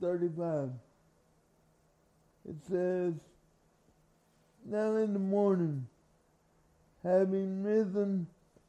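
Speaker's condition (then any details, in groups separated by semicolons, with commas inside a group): Cerebral palsy; carried everywhere by parents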